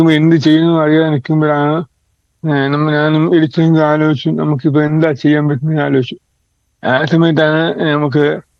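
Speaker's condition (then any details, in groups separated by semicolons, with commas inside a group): Cerebral palsy; present from birth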